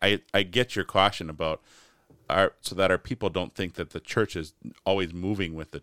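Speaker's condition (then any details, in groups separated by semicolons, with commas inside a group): No condition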